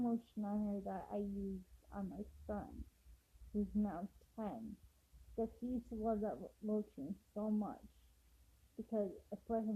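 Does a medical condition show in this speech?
Yes: cerebral palsy; affects walking.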